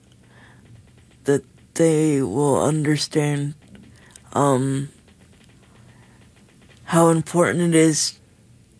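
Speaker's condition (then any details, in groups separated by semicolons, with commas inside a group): Cerebral palsy; motorized wheelchair, needs Hoyer lift to get out of bed, caregivers around the clock; daily medication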